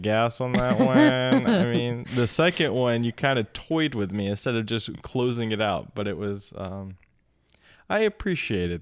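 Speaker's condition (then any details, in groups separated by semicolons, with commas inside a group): No condition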